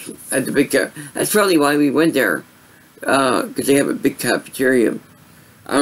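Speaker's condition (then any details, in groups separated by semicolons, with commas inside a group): Cerebral palsy; voice sound affected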